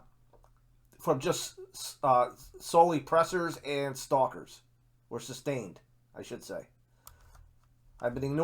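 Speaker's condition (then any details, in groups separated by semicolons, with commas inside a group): No condition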